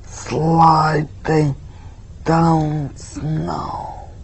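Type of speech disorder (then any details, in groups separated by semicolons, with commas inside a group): Spastic dysarthria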